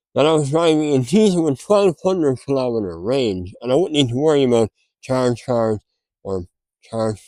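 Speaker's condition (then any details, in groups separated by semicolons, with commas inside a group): Mouth cancer surgery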